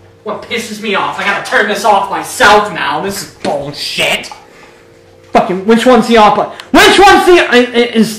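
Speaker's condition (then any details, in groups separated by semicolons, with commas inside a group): No condition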